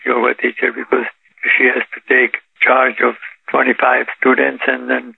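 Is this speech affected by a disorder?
Yes: Parkinson's disease; Parkinson's detected about 8 years ago, now 84, daily yoga practice and 3-mile walks credited.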